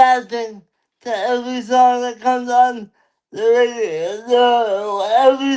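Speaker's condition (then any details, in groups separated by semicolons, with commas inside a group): Cerebral palsy; lifelong; limited energy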